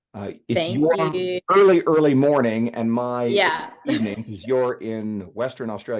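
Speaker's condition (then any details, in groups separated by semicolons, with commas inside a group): No condition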